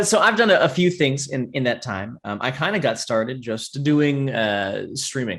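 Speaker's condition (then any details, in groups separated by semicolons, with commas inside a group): No condition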